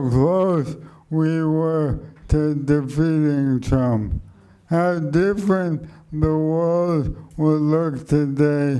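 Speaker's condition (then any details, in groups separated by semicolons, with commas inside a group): ALS; speech slowed and softened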